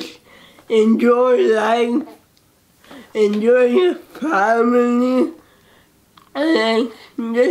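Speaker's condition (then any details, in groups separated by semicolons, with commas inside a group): Cerebral palsy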